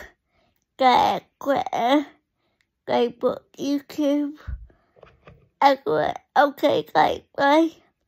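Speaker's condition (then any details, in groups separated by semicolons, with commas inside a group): Cerebral palsy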